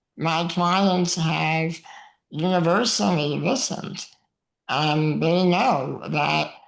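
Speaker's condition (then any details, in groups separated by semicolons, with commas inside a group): Muscular dystrophy; may need microphone to be heard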